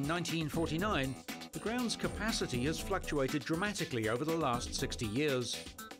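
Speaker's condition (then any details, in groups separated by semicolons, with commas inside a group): No condition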